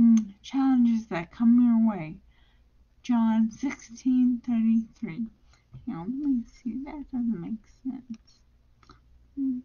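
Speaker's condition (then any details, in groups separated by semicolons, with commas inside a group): Brain injury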